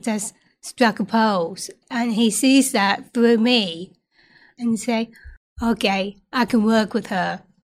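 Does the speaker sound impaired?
Yes: Down syndrome; from birth.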